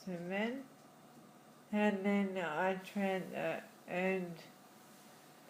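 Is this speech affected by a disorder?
Yes: Friedreich's ataxia; diagnosed in childhood.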